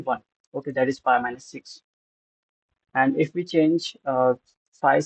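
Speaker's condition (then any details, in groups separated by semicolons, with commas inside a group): No condition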